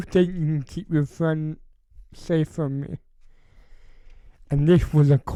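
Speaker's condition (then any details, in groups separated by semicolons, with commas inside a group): Cerebral palsy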